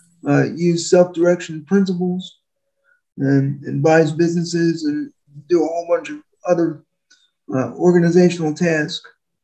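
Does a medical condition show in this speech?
Yes: spastic quadriplegic cerebral palsy.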